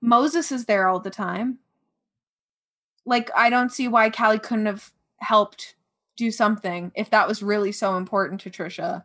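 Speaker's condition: No condition

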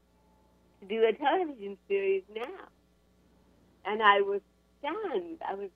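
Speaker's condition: Cerebral palsy; titanium neck limits looking up

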